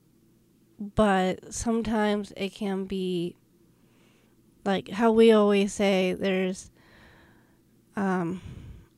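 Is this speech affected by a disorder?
Yes: Down syndrome; known since infancy.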